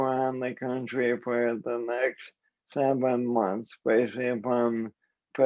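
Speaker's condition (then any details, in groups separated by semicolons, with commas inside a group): ALS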